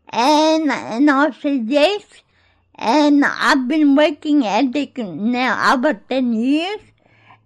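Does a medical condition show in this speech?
Yes: cerebral palsy; speech problems when young, began talking after attending Gruella school.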